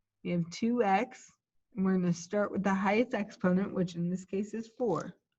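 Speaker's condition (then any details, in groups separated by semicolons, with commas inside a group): No condition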